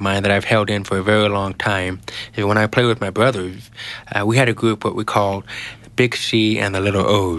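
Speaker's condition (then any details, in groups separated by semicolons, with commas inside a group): Genetic hearing loss; trouble understanding unfamiliar accents on phone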